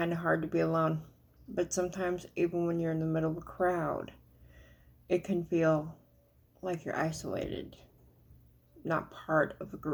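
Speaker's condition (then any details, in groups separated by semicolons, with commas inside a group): Cerebral palsy; speech noticeably atypical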